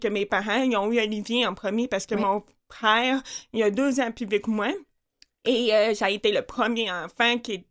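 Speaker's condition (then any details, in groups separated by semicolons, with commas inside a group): Profound deafness with cochlear implant, congenital; misses fast group talk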